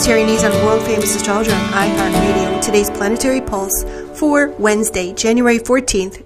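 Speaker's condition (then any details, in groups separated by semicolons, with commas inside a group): No condition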